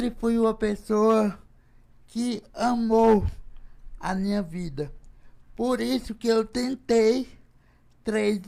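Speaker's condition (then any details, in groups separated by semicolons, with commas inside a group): Cerebral palsy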